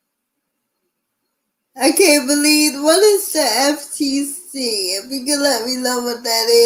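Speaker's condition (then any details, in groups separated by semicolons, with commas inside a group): Cerebral palsy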